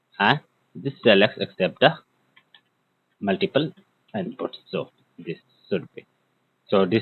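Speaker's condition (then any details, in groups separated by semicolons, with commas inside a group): No condition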